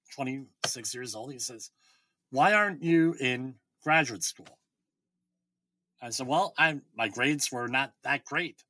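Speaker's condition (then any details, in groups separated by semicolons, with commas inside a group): Bilateral cleft lip and palate; present from birth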